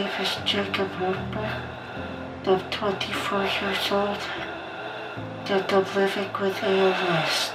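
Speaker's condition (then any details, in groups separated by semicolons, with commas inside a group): ALS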